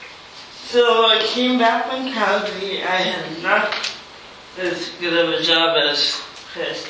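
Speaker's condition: Cerebral palsy

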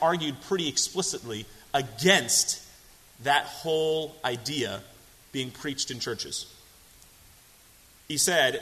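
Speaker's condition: No condition

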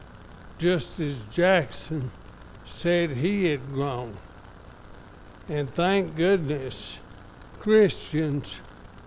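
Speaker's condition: ALS; diagnosed 2.5 months ago, more physically limited than a year ago, progressing

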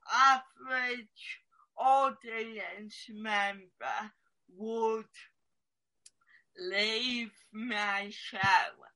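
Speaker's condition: Cerebral palsy; since childhood

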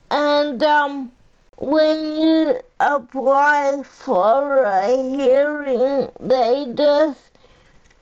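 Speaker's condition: Cerebral palsy; uses a power chair; 45 years old

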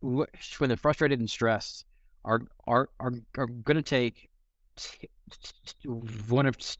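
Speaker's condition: Stuttering; stutters in conversation, disfluencies may sound like audio buffering; prolonged sounds, blocks

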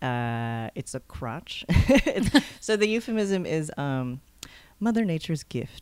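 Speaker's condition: No condition

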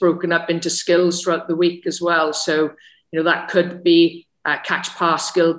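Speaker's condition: No condition

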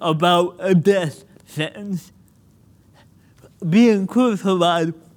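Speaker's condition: Cerebral palsy; birth oxygen loss, cord around neck, spasms, limited body control, motor deficits, childhood physical, occupational therapy; speaking a little difficult, more difficult when nervous, listeners may need to rewind

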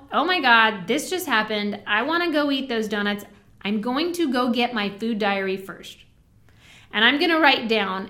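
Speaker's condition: No condition

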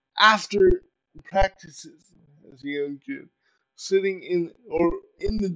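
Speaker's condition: Cerebral palsy; uses power wheelchair

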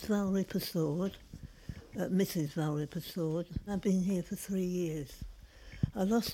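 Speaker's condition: Parkinson's disease; Parkinson's disease for 20 years

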